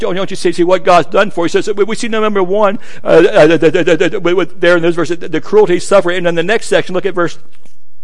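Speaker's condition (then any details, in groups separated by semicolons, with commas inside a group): Stuttering; struggled with it for a while, adults at gadsdale said stutter barred preaching; stuttering amount varies, heavy stuttering greatly lengthens speaking time; repeated sounds, repeated words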